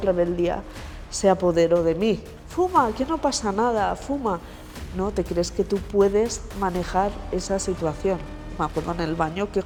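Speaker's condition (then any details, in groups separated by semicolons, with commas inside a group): No condition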